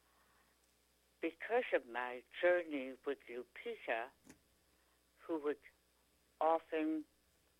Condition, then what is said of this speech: Tongue cancer surgery. I have achieved my goals of speaking, eating, very basic for most people functions.